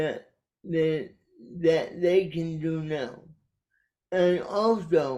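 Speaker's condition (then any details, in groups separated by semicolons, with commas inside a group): Cerebral palsy; caused by brainstem aneurysm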